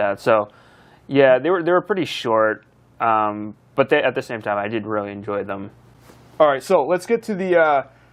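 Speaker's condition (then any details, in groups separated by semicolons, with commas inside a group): No condition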